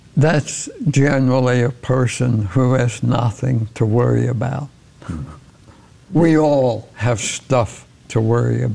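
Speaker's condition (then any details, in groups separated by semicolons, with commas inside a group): ALS; progressive neurodegenerative disease causing loss of muscle control, initial prognosis 2 to 5 years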